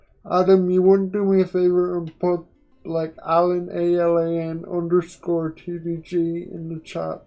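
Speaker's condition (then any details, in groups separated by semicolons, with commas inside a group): Quadriplegic cerebral palsy; uses one hand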